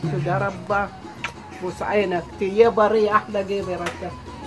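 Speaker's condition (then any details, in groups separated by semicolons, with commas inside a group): No condition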